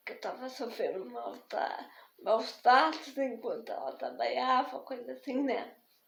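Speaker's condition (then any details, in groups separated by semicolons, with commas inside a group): Spastic diplegic cerebral palsy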